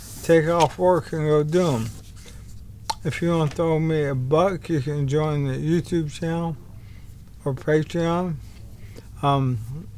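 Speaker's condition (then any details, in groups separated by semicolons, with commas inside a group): ALS; bulbar-upper onset, tongue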